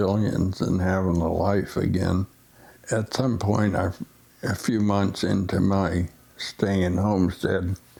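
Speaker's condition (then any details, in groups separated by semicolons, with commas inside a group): Essential tremor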